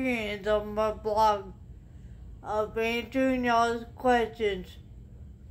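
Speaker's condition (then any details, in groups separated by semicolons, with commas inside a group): Traumatic brain injury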